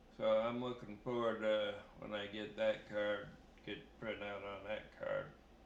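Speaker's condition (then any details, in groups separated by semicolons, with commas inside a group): Brain injury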